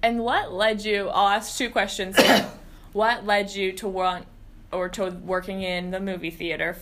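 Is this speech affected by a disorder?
No.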